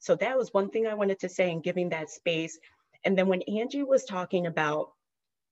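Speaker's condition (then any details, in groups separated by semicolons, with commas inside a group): No condition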